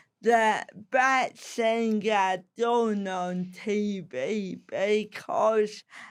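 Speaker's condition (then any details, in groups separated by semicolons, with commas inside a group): Cerebral palsy; slow speech, sounds disabled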